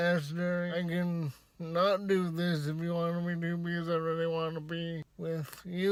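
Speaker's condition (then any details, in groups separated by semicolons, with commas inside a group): Cerebral palsy, severe; spastic type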